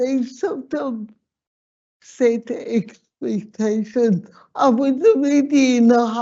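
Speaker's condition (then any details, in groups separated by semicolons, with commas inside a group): Slurred speech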